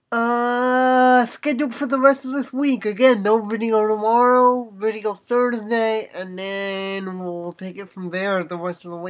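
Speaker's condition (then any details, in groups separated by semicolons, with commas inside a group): Cerebral palsy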